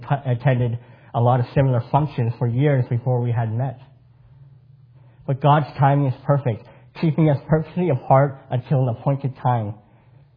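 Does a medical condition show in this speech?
Yes: cleft palate; congenital cleft palate.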